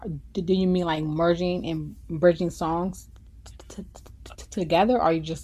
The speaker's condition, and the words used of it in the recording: Stuttering. So that just means that sometimes I'm going to be having trouble with saying words.